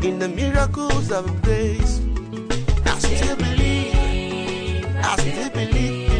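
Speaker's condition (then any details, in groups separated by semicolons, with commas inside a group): No condition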